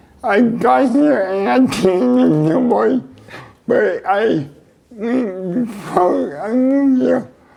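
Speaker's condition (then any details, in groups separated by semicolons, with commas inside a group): Cerebral palsy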